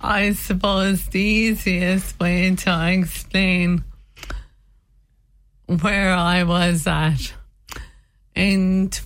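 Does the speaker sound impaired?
Yes: motor neurone disease; walking limited but still tries.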